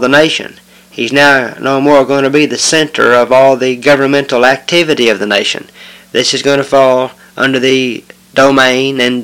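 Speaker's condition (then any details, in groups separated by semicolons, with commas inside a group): No condition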